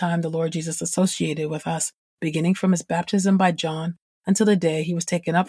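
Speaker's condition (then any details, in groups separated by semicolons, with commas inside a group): No condition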